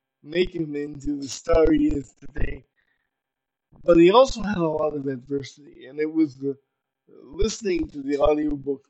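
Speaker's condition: Cerebral palsy; uses power wheelchair

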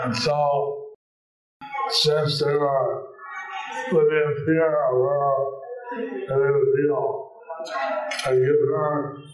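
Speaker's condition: Stroke with facial paralysis; half the face paralyzed; speech hard for some listeners to understand, another person repeats speech for listeners

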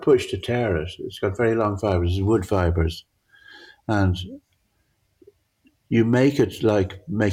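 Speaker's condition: Parkinson's; difficulty judging near and far

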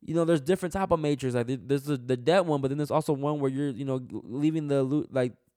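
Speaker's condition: Stutter; acknowledges stuttering during recording, trips over words; talks fast, trips over words sometimes, working on it; repeated sounds, repeated words

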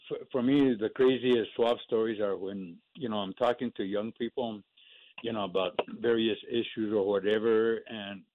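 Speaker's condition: No condition

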